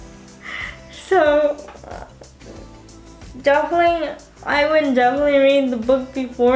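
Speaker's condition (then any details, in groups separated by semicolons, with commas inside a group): Cerebral palsy, spastic quadriplegic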